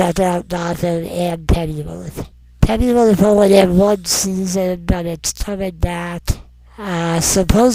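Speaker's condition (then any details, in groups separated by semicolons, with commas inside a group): Non-progressive muscular dystrophy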